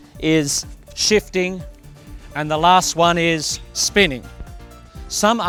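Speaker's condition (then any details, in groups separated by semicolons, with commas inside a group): No condition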